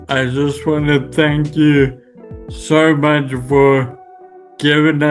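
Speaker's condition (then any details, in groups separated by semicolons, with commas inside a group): Friedreich's ataxia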